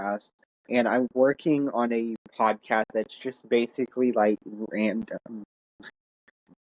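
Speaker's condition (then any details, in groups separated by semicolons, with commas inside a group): No condition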